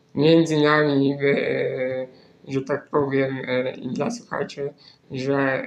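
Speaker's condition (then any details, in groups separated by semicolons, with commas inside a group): Spinal muscular atrophy; arm and leg muscle wasting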